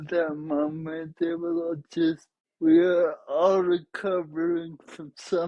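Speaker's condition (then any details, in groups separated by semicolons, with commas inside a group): Traumatic brain injury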